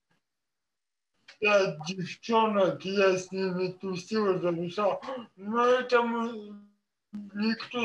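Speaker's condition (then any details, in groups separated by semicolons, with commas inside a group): Cerebral palsy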